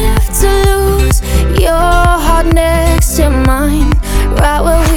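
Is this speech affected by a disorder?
No.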